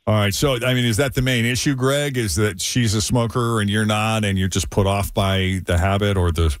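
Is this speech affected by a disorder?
No.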